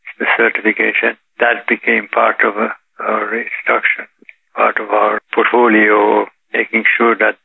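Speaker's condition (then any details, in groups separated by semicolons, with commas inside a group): Parkinson's disease; daily yoga (teaches 2 hours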